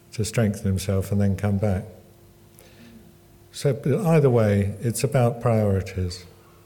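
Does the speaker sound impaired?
Yes: Parkinson's; Parkinson's exercise programmes, table tennis and snooker groups.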